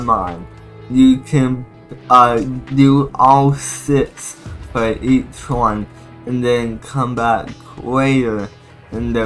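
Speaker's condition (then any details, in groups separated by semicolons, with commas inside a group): Cerebral palsy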